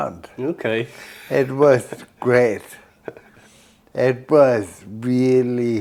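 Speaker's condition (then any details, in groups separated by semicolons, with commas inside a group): Friedreich's ataxia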